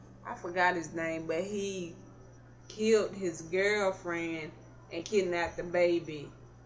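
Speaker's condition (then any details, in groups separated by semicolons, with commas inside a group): Cerebral palsy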